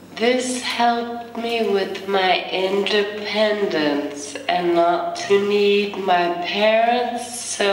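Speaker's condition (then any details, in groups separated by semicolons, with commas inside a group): Cerebral palsy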